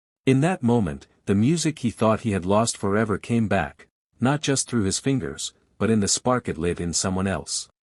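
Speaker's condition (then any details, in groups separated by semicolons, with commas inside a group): No condition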